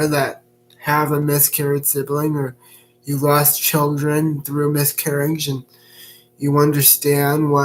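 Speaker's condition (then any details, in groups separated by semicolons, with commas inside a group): Cerebral palsy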